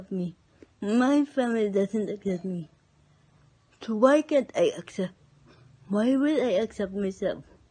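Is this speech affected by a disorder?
Yes: cerebral palsy; present from birth, cannot walk; speech noticeably affected.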